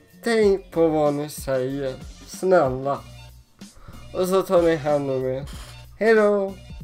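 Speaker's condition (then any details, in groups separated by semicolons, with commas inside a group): Cerebral palsy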